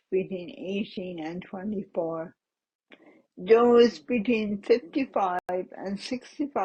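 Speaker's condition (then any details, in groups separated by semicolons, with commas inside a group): Cerebral palsy; adult, premature aging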